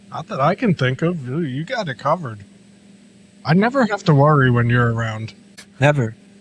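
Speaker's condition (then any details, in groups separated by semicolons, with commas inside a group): No condition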